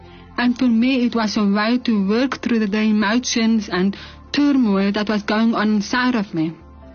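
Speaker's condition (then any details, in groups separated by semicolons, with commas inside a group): 97% hearing loss, severe; 97% hearing loss since childhood, struggled understanding in hearing school, cochlear implants for last 6 years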